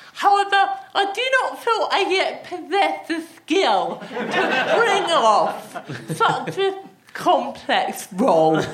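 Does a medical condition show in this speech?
Yes: athetoid cerebral palsy; with myotonia and ataxia.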